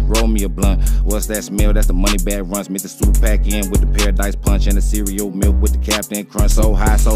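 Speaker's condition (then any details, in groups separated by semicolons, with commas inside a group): No condition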